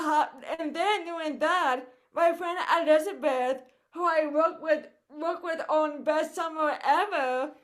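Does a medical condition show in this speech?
Yes: cerebral palsy; voice affected.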